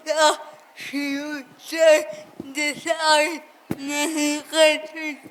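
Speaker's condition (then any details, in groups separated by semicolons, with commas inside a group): Cerebral palsy; speech not clear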